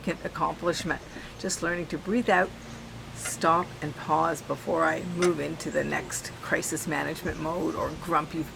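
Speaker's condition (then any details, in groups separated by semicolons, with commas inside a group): No condition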